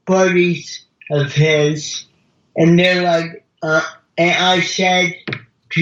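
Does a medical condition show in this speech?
Yes: cerebral palsy; present from birth, all muscles, cannot walk, wheelchair; mild speech impediment.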